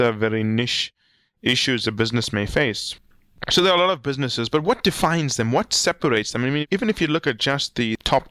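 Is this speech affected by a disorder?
No.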